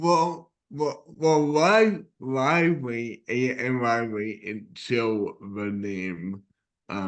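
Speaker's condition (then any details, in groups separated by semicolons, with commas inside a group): Cerebral palsy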